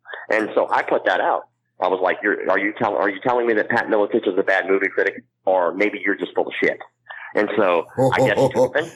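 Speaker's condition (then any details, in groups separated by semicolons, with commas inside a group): Cleft palate; congenital cleft palate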